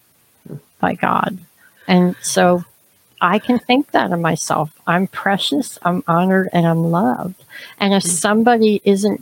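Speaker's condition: Cleft palate, severe; feeding problems

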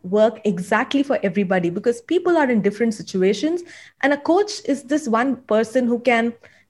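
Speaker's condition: No condition

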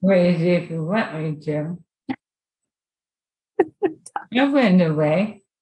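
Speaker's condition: ALS; onset with wrist weakness and reduced grip

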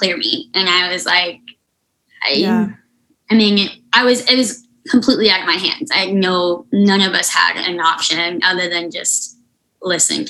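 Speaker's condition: Unilateral cleft lip and palate, severe

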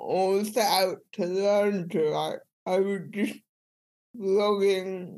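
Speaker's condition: Cerebral palsy; speech impediment

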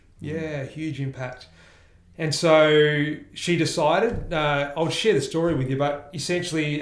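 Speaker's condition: No condition

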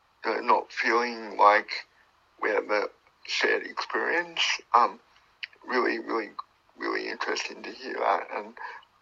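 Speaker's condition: Cerebral palsy; from birth, born two months premature, died twice at birth, brain damage; wheelchair user, much difficulty with motor function

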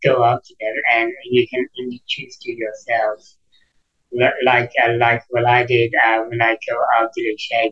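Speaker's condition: Down syndrome; diagnosed at birth, occupational therapy for limbs, slower at learning; extensive childhood speech therapy for speech and voice

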